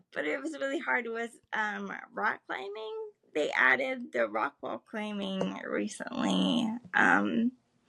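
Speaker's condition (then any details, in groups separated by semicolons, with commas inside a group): Cerebral palsy; spastic legs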